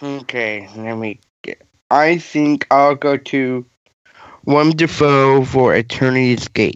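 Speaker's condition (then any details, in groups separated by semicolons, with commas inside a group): Down syndrome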